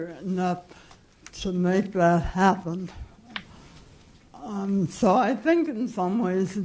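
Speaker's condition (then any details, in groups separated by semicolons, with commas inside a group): Cerebral palsy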